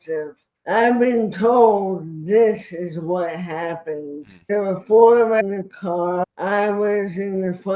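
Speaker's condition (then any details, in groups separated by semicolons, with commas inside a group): Traumatic brain injury; left arm spastic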